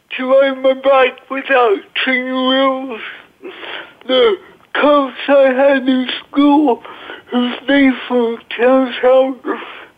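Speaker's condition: Cerebral palsy

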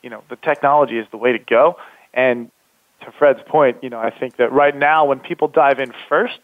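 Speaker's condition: No condition

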